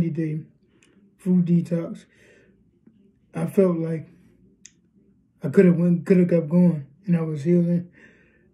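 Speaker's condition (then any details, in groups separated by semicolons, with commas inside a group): Cerebral palsy, spastic diplegia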